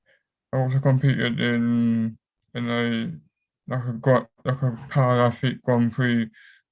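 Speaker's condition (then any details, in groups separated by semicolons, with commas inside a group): Cerebral palsy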